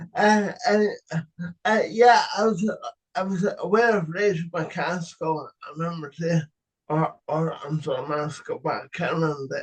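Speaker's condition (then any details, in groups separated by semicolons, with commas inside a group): Cerebral palsy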